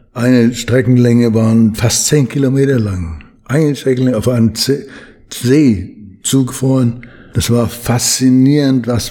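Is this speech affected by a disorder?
Yes: Parkinson's disease; needs much training.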